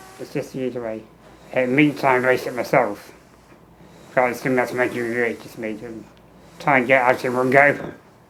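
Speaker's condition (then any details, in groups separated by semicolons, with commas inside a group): Muscular dystrophy; wheelchair user, tracheostomy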